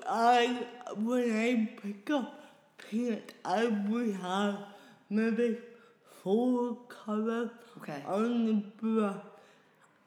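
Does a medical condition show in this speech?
Yes: cerebral palsy; past speech therapy with recorded playback, lost speech six days in Tasmania, returned gradually; daily speech difficulty, hears own speech differently from listeners.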